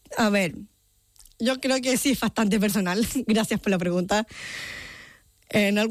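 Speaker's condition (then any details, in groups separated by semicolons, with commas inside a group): Down syndrome; genetic condition; age 30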